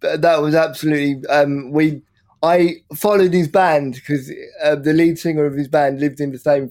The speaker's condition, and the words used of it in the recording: Cerebral palsy. So I'm quite lucky that I don't really suffer with that other than when I'm drunk.